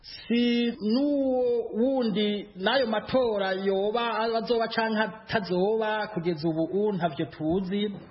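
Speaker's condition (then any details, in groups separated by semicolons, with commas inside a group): No condition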